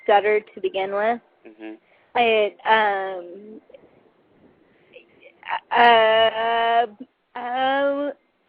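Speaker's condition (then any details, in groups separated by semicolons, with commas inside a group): Cerebral palsy; stutters from speech muscle spasms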